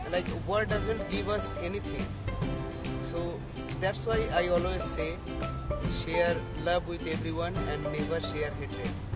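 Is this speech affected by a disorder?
No.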